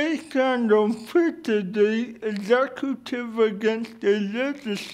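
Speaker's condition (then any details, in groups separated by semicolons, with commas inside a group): Cerebral palsy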